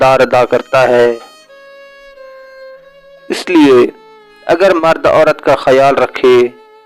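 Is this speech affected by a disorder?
No.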